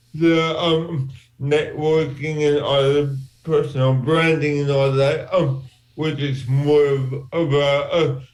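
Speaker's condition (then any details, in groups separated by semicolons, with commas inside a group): Cerebral palsy; from birth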